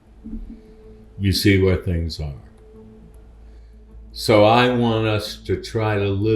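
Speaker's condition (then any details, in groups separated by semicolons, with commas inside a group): Parkinson's disease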